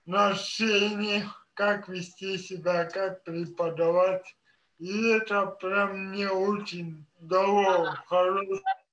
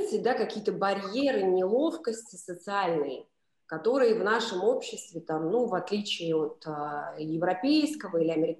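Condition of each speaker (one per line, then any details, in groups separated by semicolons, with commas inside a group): Cerebral palsy; childhood physical therapy; age 27, daily sport and diction exercises; speech therapy in kindergarten, daily diction practice
No condition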